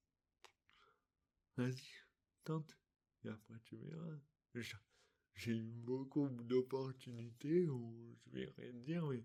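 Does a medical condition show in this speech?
Yes: dystonia; articulation difficulties.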